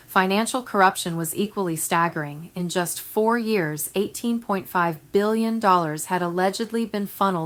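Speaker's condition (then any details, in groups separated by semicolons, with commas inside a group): No condition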